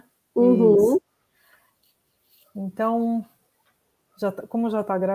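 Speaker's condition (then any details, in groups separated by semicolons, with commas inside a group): No condition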